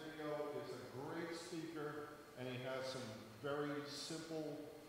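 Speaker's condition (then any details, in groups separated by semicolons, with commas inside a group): No condition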